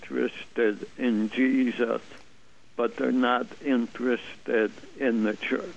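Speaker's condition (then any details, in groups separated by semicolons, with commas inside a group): ALS; muscle twitches and hand weakness at onset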